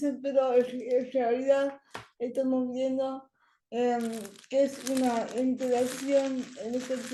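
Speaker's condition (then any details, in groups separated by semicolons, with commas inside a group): Cerebral palsy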